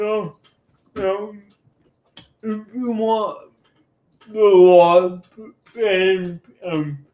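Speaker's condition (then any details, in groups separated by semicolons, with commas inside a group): Cerebral palsy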